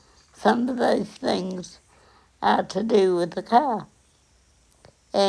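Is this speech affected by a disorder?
Yes: cerebral palsy; onset at 8 days old.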